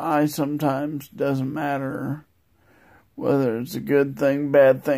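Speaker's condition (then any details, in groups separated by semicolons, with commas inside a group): Multiple sclerosis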